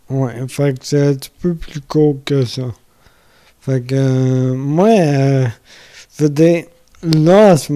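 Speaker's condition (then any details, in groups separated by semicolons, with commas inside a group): Amyotrophic lateral sclerosis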